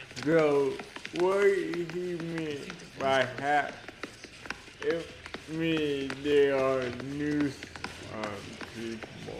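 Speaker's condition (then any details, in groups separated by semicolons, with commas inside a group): Cerebral palsy; speech impairment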